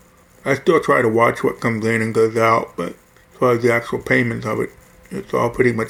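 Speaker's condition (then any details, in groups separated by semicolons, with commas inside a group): Hearing loss; right ear cochlear implant at Johns Hopkins Baltimore, barely any prior right-ear hearing, quad cane 8 years; implant within last few years, hears much more speech, music enjoyed less, left ear not implanted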